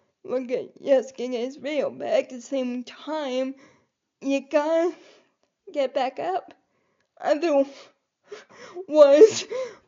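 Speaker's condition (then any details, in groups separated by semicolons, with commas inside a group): Cerebral palsy; quadriplegic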